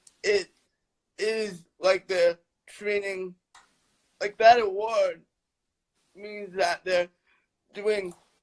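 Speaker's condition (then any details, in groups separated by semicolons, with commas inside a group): Cerebral palsy; lifelong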